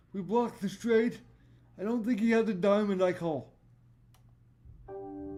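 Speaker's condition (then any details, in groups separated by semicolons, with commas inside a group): Cerebral palsy; voice tone sometimes odd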